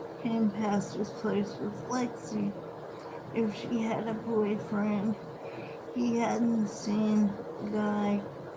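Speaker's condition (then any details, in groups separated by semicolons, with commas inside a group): Cerebral palsy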